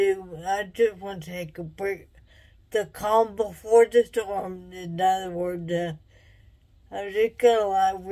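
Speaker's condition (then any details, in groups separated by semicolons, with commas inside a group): Traumatic brain injury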